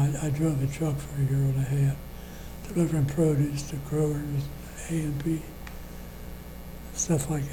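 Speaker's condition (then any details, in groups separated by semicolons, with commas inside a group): Parkinson's disease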